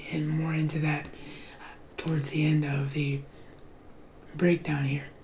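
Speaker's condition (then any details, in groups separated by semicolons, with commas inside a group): Cerebral palsy; wheelchair bound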